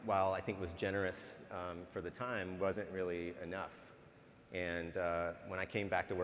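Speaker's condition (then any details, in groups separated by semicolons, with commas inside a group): No condition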